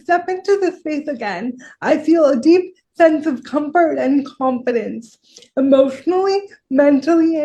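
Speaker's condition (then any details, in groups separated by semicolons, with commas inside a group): Cerebral palsy; shaky voice, worse when nervous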